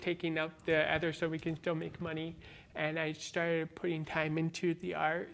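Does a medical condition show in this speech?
Yes: born deaf, cochlear implant, congenital.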